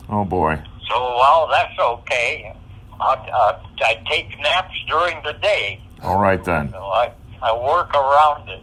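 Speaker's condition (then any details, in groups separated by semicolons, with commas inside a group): Parkinson's disease; on medication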